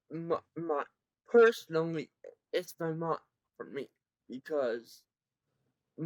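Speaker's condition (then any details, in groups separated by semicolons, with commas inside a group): Cerebral palsy, severe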